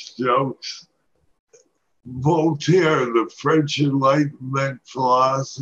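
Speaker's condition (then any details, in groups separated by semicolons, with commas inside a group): Parkinson's disease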